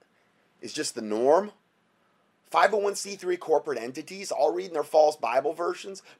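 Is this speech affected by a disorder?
No.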